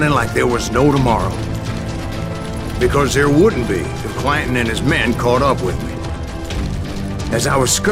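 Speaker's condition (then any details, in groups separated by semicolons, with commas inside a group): No condition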